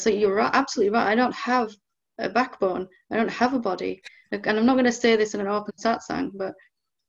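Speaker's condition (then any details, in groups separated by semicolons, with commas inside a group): No condition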